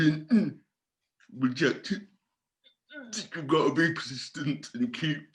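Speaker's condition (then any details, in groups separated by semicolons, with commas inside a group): Cerebral palsy; from birth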